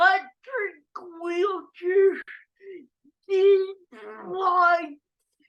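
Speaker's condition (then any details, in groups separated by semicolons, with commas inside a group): Cerebral palsy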